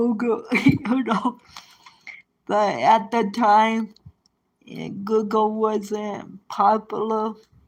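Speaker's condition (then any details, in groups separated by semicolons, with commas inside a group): Cerebral palsy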